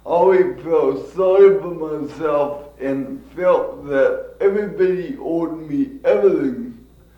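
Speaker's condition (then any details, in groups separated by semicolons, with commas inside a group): Cerebral palsy; from birth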